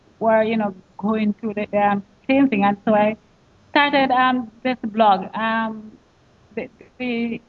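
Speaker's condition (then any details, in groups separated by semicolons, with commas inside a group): Stuttering; stuttering since childhood, familial, father Thomas and an aunt stutter, only one of father's seven children affected; stutters on own first name, uses substitute name, stutters more when upset, feels panic when stuttering; repeated sounds, prolonged sounds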